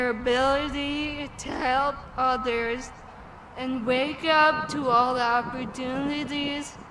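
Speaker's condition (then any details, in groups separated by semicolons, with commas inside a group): Cerebellar ataxia; caused by brain bleed, unsteady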